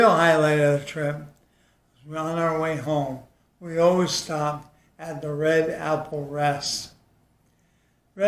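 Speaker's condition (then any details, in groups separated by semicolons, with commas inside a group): ALS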